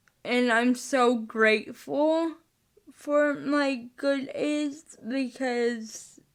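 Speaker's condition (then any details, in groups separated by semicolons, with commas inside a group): Spastic cerebral palsy, mixed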